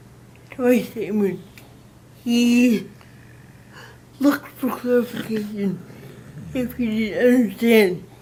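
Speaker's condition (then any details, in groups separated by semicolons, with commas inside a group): Cerebral palsy; sometimes uses communication device; speech sometimes hard to understand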